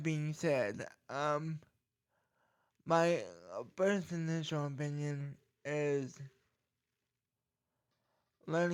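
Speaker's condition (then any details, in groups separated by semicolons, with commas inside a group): Cerebral palsy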